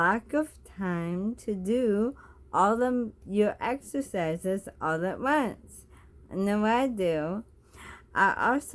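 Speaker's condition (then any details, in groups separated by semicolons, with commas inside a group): Bulbar ALS, bulbar onset; tongue atrophy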